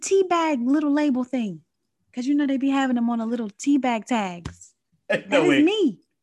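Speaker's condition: No condition

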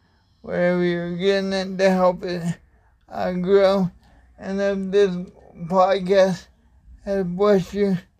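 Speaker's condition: Cerebral palsy

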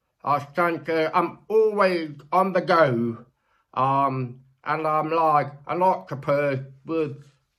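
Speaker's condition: Deafness; born deaf

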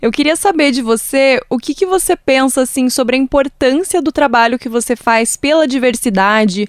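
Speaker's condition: No condition

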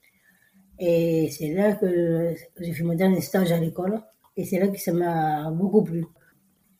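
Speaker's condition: Down syndrome; congenital

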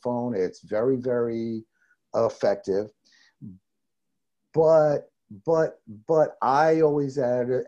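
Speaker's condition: Stutter; persistent into adulthood; frequent word and phrase repetitions, many filler and interjection insertions; repeated sounds, repeated words

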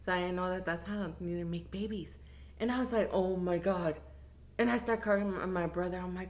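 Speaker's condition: No condition

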